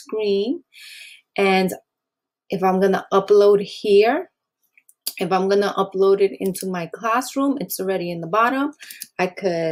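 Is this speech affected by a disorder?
No.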